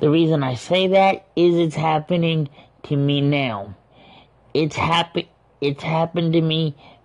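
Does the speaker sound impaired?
Yes: cerebral palsy; legal blindness.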